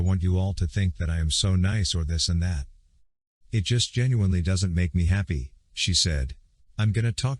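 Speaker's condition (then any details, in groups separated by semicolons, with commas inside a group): No condition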